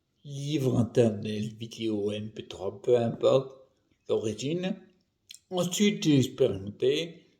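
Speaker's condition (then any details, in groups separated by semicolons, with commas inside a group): Primary progressive multiple sclerosis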